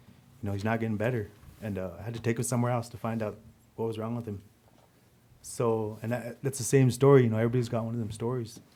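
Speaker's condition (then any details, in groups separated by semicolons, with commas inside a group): No condition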